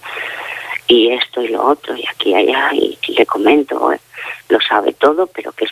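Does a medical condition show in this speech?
Yes: facial palsy; facial palsy after cancer surgery three years ago.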